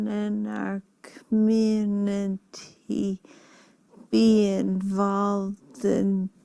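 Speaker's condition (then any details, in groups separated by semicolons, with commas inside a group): Ataxia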